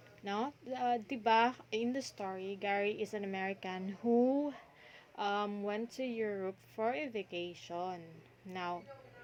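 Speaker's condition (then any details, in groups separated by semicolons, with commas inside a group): No condition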